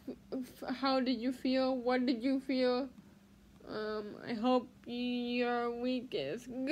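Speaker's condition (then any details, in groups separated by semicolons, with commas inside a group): Cerebral palsy; spasticity, baclofen pump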